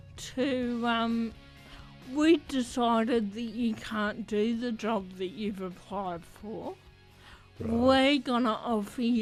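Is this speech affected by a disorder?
Yes: athetoid cerebral palsy; voice slightly affected.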